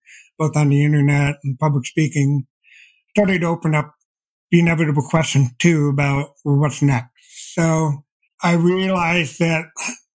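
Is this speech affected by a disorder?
Yes: deafblindness; progressive, diagnosed at age 28, expects eventual total blindness; some vision remaining.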